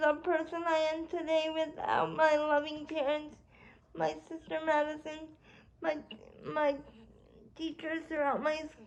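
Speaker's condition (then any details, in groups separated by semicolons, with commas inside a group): Cerebral palsy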